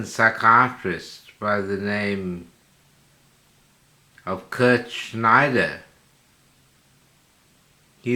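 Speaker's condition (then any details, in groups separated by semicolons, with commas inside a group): Slurred speech from poisoning; hypersalivation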